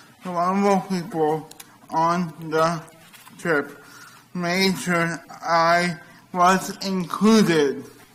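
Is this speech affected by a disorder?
Yes: cerebral palsy; from birth.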